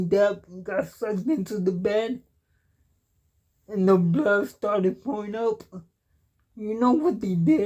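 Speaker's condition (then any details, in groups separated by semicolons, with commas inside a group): Cerebral palsy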